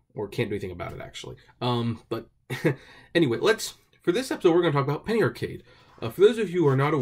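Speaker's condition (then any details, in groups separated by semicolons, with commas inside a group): No condition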